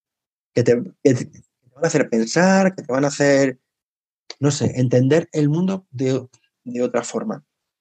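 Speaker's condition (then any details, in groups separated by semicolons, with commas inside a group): Stuttering; lifelong stuttering, long hidden with many fillers, staying quiet, avoiding speaking; stuttering accepted, still a constant daily struggle; rarely stutters when storytelling, anticipating stuttering triggers it, long used many fillers to hide it; repeated sounds, prolonged sounds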